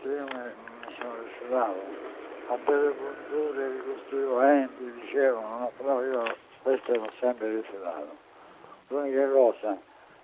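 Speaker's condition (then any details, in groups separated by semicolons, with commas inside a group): Amyotrophic lateral sclerosis; treating physician Giuseppe Stipa, Santa Maria Hospital of Terni, struggling with treatment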